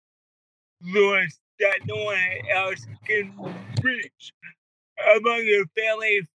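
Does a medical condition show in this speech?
Yes: cerebral palsy; wheelchair user.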